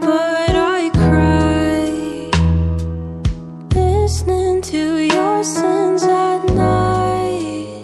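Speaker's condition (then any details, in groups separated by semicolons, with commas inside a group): No condition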